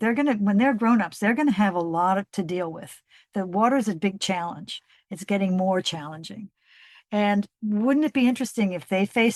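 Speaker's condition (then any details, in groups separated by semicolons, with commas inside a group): No condition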